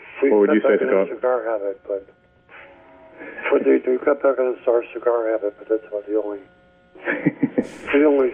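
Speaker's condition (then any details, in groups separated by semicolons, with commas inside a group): ALS; speech getting worse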